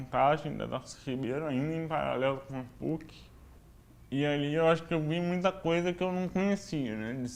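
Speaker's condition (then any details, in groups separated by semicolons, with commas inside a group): Cerebral palsy; affects motor coordination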